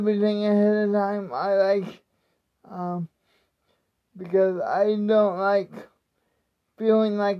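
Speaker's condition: Cerebral palsy; speech not affected by disability

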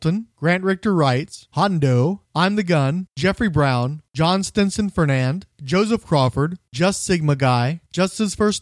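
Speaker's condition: No condition

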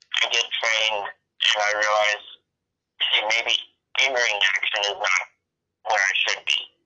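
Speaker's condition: Cerebral palsy; very rare form, rare brain disease, diagnosed around age five, hand eye coordination affected; speech affected

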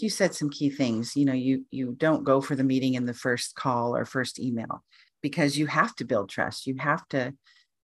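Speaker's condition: No condition

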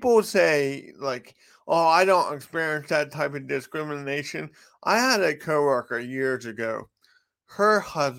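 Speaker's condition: Cerebral palsy; affects walk and speech

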